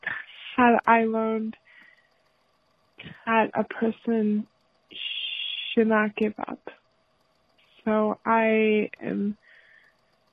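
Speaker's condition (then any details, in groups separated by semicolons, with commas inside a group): Stuttering; stuttering for about 12 years; ongoing stutter; prolonged sounds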